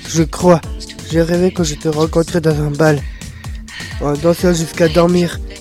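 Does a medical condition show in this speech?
Yes: Down syndrome; Down syndrome (trisomy).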